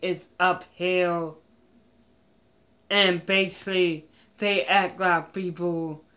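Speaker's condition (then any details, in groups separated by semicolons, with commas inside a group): Mild cerebral palsy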